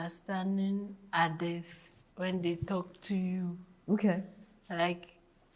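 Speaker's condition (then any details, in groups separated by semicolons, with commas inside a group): Cerebral palsy; from birth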